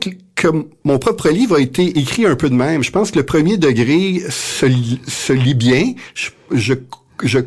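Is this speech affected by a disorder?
Yes: stuttering; developmental, lifelong, stated genetic basis; often unable to get words out, a wall to cross each time speaking; here repeated sounds, prolonged sounds.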